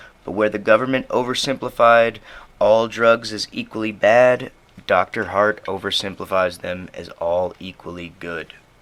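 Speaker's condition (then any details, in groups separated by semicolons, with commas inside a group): No condition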